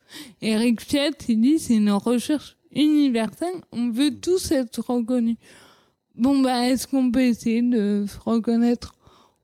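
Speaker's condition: Cerebral palsy; childhood speech

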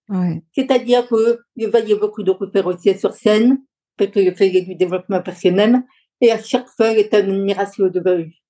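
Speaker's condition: Deaf from birth, congenital; told would never speak, took courses to work in speaking professions

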